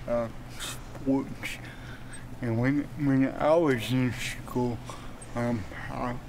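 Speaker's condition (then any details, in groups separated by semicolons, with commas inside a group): Cerebral palsy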